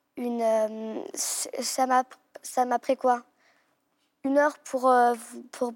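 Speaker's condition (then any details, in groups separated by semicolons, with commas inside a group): Stuttering; onset around age eight, latent before with very fast speech, early language delay, worsened, stuttering-specialist speech therapist; age twelve, about four years since onset, not fully gone, controls it with therapy strategies; rated moderate, blocks at sentence starts on b and k sounds, once hard to understand, none when acting; prolonged sounds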